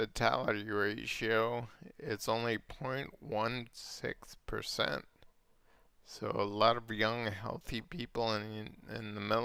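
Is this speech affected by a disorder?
Yes: multiple sclerosis.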